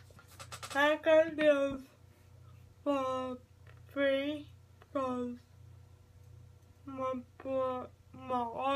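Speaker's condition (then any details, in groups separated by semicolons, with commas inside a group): Cerebral palsy; with developmental delays, since birth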